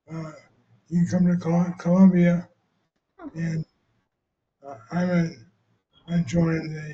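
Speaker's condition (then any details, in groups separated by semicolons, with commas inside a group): Non-relapsing progressive MS; no medication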